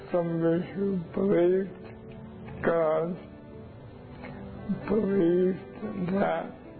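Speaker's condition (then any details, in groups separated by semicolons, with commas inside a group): ALS; diagnosed as adult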